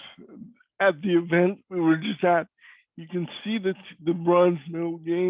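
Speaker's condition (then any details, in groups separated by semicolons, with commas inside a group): Cerebral palsy; voice is different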